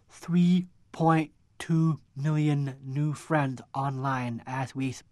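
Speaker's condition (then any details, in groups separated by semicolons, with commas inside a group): Down syndrome; cognitive disability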